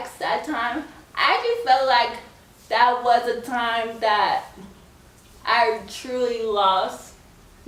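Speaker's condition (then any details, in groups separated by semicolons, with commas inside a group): Cerebral palsy; scoliosis, spine and leg surgery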